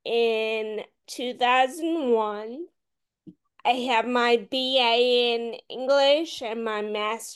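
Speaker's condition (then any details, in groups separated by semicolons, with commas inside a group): Friedreich's ataxia; initially called mild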